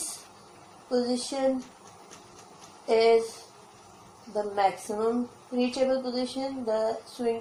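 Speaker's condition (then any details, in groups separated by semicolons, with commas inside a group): No condition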